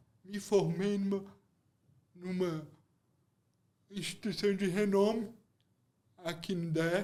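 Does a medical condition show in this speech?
Yes: cerebral palsy.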